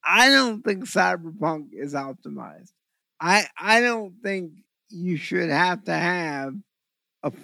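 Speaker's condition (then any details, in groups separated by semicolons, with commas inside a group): Cerebral palsy; eyes weird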